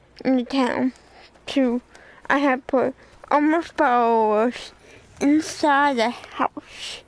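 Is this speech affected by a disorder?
Yes: cerebral palsy.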